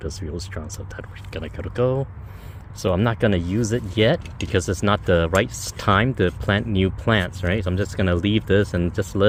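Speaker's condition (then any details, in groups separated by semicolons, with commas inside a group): No condition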